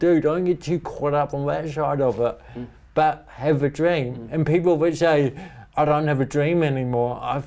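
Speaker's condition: Cerebral palsy; talks funny

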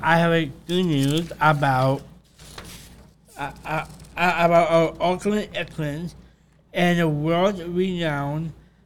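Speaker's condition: Down syndrome; congenital

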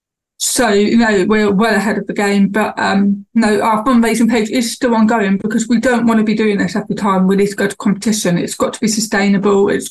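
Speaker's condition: Deafness, lost hearing around age 4; cochlear implant; cochlear implant after university, deteriorated after car accident, internal implant replaced

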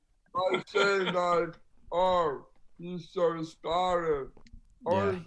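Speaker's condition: Down syndrome

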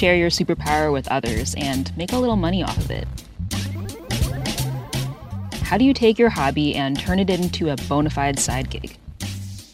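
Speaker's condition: No condition

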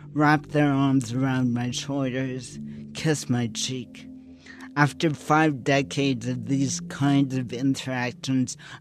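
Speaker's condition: Cerebral palsy; cerebral palsy present from birth, brain cells died at birth; speech slurred, slurring tongue, hand tremor, reduced balance and coordination, intense muscles

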